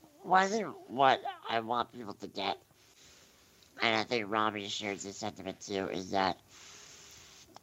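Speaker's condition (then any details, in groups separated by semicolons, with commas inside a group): Muscular dystrophy; disability since childhood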